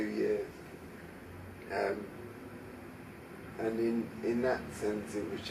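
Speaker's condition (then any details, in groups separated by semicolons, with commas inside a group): Traumatic brain injury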